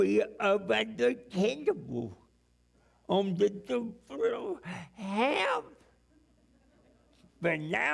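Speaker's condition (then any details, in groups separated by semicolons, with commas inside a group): Cerebral palsy; speech impediment, 18 years speech school, often not understood, slow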